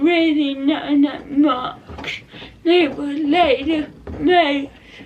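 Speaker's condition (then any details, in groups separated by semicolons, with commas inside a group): Cerebral palsy; not quadriplegic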